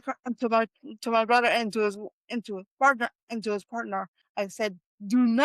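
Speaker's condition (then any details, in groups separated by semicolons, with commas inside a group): Quadriplegic cerebral palsy; quadriplegic, weak shoulders and hands, childhood surgery; tires easily typing, uses voice dictation; cadence differences, shifts in tone and speech strength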